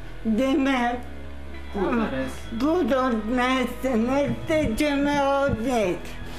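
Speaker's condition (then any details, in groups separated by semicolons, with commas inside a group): Cerebral palsy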